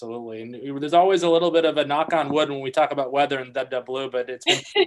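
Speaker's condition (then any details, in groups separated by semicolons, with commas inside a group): No condition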